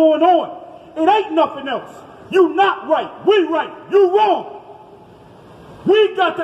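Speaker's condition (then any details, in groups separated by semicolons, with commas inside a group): No condition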